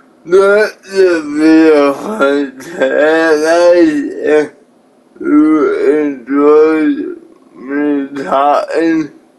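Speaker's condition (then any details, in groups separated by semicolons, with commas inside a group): Cerebral palsy; atypical speech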